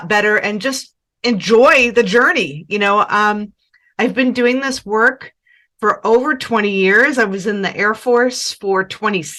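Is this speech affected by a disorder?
No.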